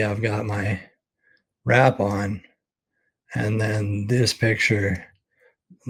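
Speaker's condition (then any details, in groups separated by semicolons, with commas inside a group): ALS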